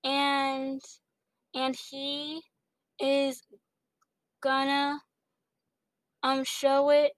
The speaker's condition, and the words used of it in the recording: Stuttering. I have a stutter and I sound young.